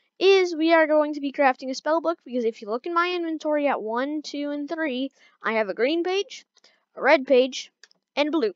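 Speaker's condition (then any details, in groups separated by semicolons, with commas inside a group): No condition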